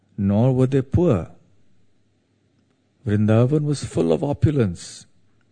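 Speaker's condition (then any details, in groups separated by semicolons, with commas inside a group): No condition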